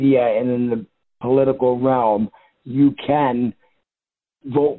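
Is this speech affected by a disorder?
Yes: cerebral palsy.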